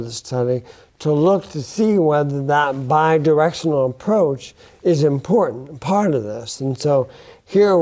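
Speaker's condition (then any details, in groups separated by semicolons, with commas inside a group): Bulbar onset ALS; affects speech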